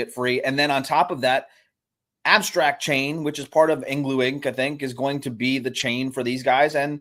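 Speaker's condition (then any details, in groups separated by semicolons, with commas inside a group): No condition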